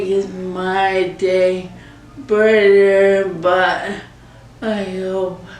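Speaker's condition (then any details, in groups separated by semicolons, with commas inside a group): ALS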